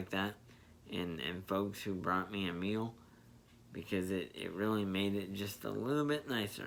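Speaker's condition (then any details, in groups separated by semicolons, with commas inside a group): Spastic diplegia cerebral palsy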